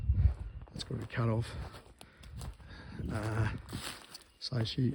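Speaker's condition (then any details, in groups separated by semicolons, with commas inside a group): No condition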